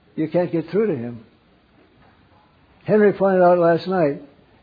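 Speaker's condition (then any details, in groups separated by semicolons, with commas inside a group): Parkinson's; wakes up around 3 am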